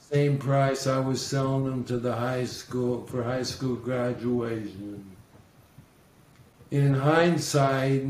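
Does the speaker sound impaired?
Yes: ALS; still heard loud and clear.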